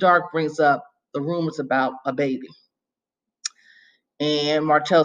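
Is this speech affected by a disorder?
No.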